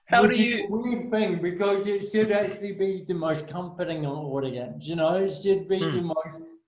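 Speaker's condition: Cerebral palsy; figure-of-eight thumb exercise

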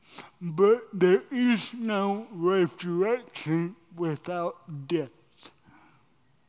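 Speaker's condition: Cerebral palsy

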